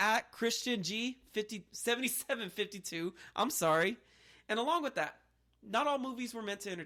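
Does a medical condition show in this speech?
No.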